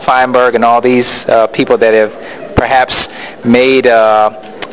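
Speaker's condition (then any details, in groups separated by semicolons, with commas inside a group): No condition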